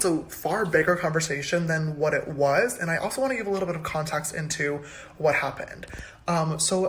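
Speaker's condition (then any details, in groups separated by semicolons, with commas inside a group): No condition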